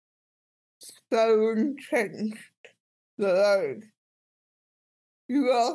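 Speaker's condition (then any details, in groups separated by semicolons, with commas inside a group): Cerebral palsy; speech impediment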